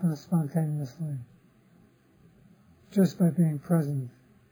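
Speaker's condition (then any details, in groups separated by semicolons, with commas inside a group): Parkinson's disease; others offer remedies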